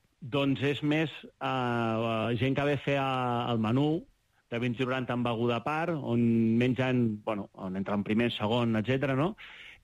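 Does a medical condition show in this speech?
No.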